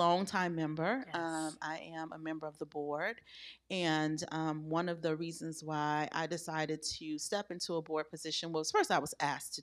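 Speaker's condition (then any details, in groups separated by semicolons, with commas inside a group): No condition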